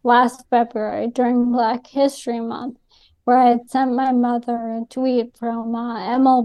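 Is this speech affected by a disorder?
Yes: ALS; speech affected by ALS, noticeable on podcasts and shows.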